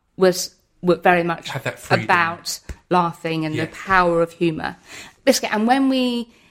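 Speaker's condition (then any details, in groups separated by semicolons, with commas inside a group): Tourette's syndrome; wheelchair user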